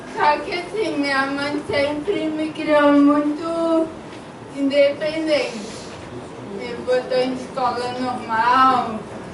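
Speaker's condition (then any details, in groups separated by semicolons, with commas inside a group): Cerebral palsy; birth oxygen deprivation, whole right side affected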